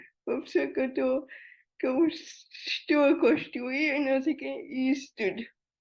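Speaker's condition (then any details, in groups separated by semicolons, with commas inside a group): Cerebral palsy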